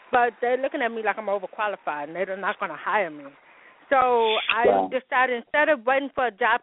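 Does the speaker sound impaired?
Yes: hearing loss with speech impediment, congenital; speech impediment caused by hearing loss.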